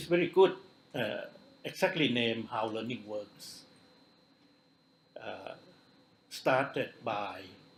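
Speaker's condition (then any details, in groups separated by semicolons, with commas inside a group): No condition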